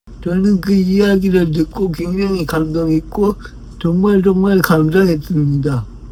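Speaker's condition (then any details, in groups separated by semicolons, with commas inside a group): Brain lesion disability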